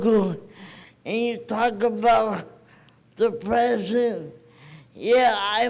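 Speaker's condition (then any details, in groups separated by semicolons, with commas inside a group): Cerebral palsy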